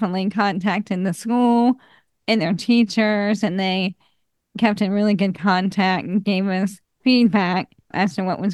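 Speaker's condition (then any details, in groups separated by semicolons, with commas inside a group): ALS; voice changing and declining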